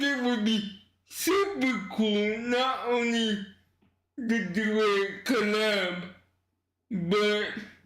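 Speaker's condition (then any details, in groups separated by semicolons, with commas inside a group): Cerebral palsy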